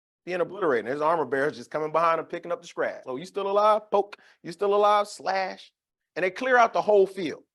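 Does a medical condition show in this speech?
No.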